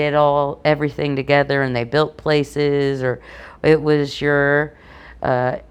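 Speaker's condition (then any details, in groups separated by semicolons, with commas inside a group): No condition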